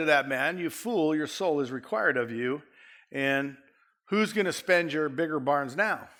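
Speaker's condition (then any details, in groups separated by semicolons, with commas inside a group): No condition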